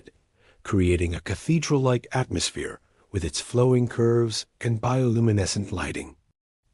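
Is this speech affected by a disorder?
No.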